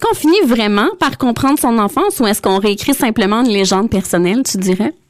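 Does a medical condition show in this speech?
No.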